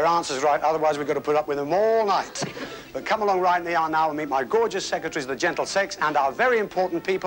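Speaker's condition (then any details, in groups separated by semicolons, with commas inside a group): No condition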